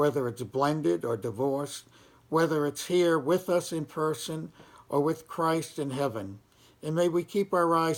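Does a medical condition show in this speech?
No.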